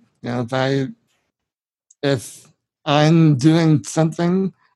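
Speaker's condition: Spinal muscular atrophy; genetic, present from birth, form of muscular dystrophy, brain signals not reaching muscles, severe atrophy in almost all muscles; needs heavily adapted van for live poker, accessible van GoFundMe started by Veronica Brill; subtitles provided for guest's speech in video version

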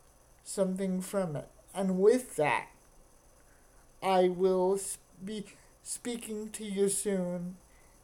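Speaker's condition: Cerebral palsy; described as pediatric stroke

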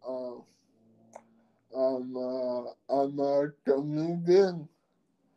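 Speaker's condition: ALS; diagnosed at age 27; nearly 10 years since diagnosis, progressing, still speaking with own voice; voice box going, slurred speech, speaks very slowly, hard to hear

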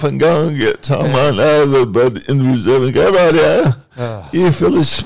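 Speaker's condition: Cerebral palsy

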